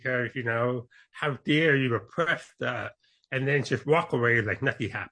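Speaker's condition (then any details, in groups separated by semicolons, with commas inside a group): Born deaf; congenital deafness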